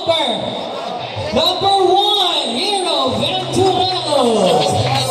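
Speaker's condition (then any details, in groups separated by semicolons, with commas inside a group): No condition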